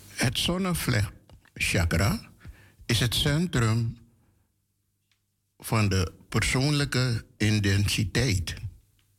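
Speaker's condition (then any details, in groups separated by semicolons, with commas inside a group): No condition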